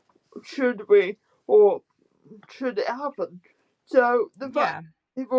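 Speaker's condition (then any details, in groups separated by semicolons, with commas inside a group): Spastic quadriplegic cerebral palsy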